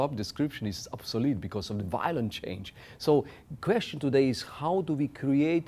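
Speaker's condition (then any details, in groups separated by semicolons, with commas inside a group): No condition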